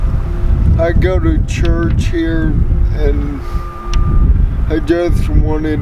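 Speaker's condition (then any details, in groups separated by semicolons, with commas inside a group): Cerebral palsy; brain damage, mainly core down, spasticity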